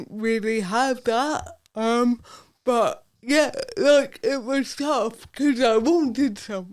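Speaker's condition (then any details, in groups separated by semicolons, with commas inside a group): Cerebral palsy; affects speech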